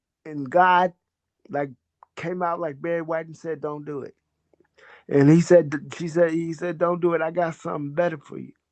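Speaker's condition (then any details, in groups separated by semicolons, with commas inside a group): Cerebral palsy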